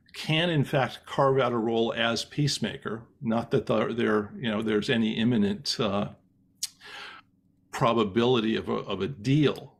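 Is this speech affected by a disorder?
No.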